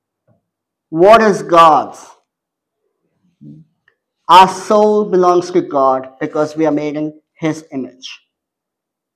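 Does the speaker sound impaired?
Yes: cleft palate; congenital cleft palate.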